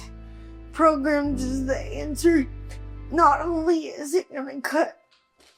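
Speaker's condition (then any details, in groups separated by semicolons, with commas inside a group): Cerebral palsy, quadriplegic; able to speak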